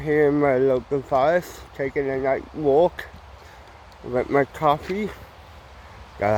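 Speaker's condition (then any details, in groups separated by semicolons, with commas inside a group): Cerebral palsy; mild, ataxic type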